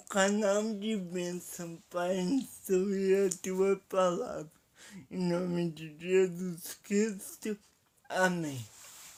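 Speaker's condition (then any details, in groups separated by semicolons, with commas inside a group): Paralysis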